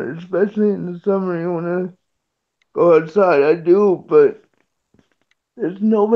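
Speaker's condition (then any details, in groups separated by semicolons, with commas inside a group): Cerebral palsy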